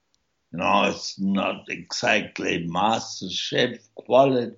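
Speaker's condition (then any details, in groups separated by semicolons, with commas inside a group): Stroke with speech impediment; tracheotomy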